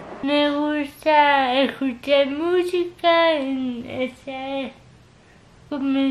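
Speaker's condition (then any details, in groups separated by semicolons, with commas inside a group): Cerebral palsy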